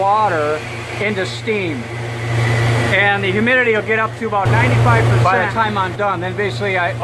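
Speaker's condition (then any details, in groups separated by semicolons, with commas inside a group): No condition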